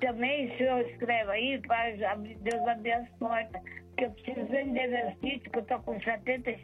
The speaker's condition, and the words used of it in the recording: Stroke. Eu tive um AVC e entortou minha boca, ainda não voltou tudo, pastor.